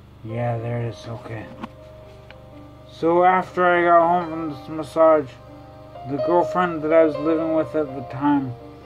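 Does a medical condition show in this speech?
Yes: traumatic brain injury; had speech therapy, speech hard to improve.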